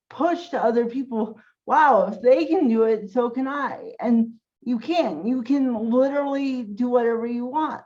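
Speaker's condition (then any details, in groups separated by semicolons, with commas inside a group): Cerebral palsy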